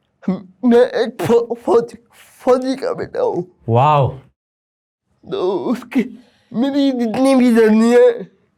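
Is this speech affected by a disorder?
Yes: cerebral palsy.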